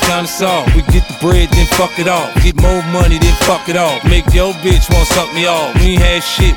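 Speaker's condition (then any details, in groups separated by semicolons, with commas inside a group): No condition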